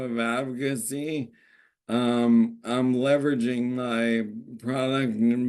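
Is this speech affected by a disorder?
Yes: ALS; normal a year ago, no longer.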